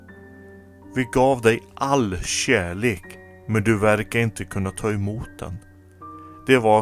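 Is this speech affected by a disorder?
No.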